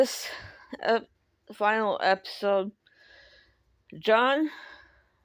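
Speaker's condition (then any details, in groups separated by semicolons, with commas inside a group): Cerebral palsy; speaks differently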